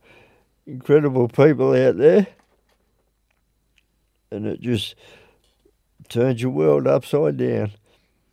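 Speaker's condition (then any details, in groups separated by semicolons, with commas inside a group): Motor neurone disease; progressive decline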